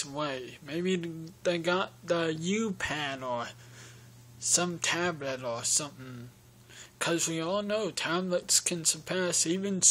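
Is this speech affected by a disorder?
Yes: cerebral palsy.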